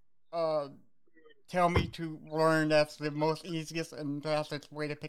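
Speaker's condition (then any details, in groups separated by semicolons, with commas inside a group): Cerebral palsy; cerebral palsy since birth, knee pain; age 41, knees hurting now, got medication from doctor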